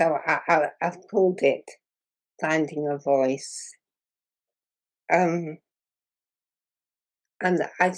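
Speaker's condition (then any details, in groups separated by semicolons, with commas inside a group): Muscular dystrophy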